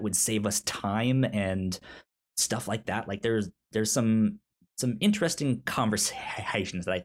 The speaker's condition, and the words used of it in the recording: Stuttering. Yeah, especially since I have a stutter when I talk.